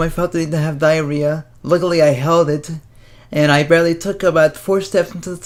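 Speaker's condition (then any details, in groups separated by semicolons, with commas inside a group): Cerebral palsy; speaks fast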